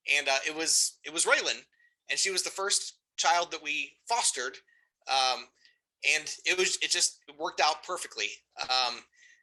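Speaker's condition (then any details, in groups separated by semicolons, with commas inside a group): No condition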